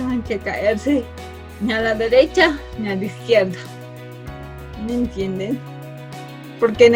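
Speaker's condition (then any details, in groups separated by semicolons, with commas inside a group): Cerebral palsy from birth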